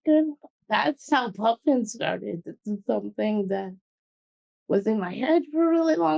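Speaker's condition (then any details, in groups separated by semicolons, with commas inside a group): Cerebral palsy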